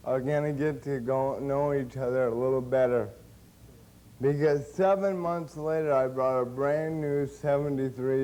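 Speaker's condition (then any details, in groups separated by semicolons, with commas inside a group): Cerebral palsy; since birth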